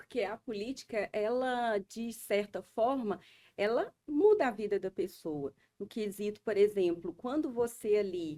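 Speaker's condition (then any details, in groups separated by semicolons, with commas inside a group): No condition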